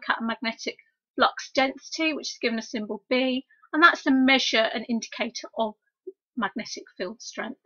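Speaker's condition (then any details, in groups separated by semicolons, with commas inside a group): No condition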